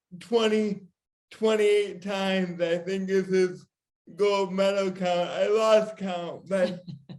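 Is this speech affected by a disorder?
Yes: cerebral palsy; from birth.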